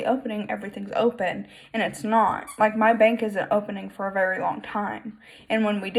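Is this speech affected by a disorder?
No.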